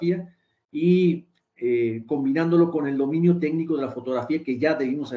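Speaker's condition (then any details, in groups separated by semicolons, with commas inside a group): No condition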